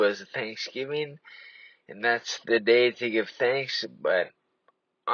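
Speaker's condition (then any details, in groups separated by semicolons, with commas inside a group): Traumatic brain injury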